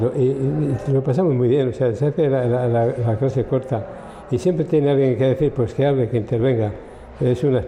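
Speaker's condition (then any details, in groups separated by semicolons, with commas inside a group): Parkinson's disease; onset around turn of century at about age 63, about 19 years since onset, same medications for 19 years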